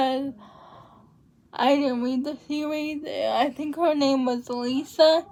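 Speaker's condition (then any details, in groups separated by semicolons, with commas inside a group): Cerebral palsy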